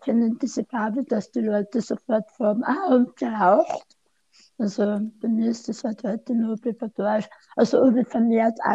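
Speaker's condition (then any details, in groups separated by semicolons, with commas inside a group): Tongue cancer surgery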